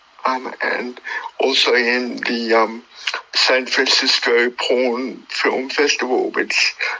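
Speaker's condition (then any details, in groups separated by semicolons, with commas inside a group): Cerebral palsy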